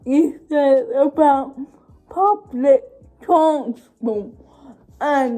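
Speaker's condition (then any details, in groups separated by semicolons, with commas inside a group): Cerebral palsy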